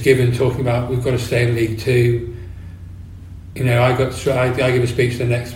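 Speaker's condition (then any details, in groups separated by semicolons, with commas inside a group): Parkinson's disease; degenerative neurological condition, brain lacks dopamine, symptoms about three years before diagnosis, no cure; quieter, mumbles a lot, new since onset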